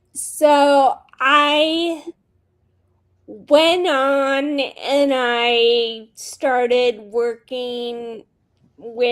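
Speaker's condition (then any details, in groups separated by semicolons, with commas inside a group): Friedreich's ataxia; handwriting and speech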